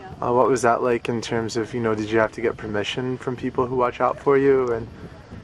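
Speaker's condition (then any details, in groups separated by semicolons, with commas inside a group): No condition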